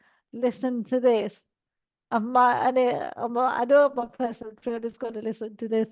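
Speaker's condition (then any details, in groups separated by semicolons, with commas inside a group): Cerebral palsy; all four limbs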